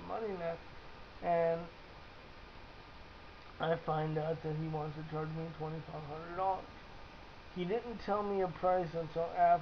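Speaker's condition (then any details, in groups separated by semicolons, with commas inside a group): Cerebral palsy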